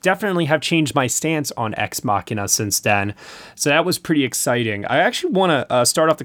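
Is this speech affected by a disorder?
No.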